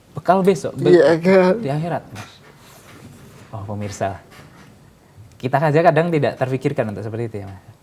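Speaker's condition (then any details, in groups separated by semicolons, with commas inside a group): No condition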